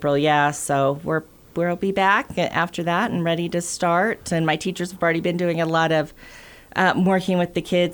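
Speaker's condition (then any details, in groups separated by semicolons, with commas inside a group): No condition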